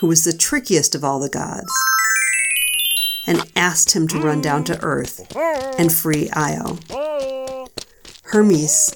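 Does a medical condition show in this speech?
No.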